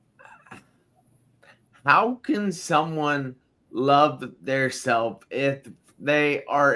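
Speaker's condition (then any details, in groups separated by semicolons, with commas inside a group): Traumatic brain injury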